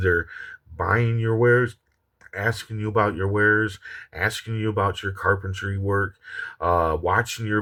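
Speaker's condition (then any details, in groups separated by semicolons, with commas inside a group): No condition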